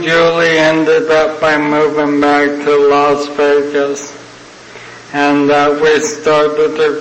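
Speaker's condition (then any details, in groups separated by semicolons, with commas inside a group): ALS (Lou Gehrig's disease); young onset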